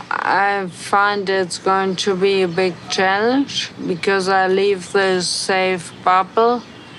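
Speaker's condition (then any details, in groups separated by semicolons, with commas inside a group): Brain injury; acquired, accident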